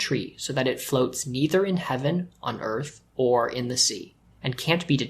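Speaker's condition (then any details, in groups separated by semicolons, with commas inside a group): No condition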